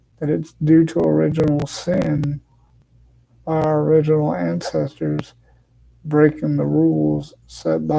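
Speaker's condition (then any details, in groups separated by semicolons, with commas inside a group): Cerebral palsy; has had speech therapy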